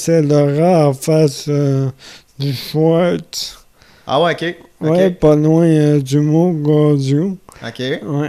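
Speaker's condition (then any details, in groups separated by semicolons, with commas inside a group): Amyotrophic lateral sclerosis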